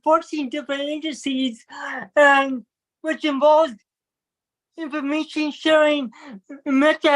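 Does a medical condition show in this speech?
Yes: cerebral palsy.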